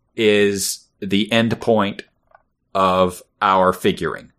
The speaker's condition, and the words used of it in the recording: None; typical speech.